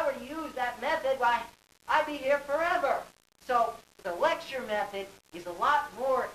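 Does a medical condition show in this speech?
No.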